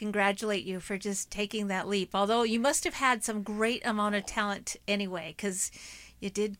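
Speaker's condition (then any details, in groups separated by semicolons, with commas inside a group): No condition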